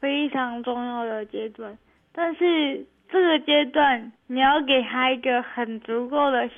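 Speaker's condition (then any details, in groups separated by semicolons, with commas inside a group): Cerebral palsy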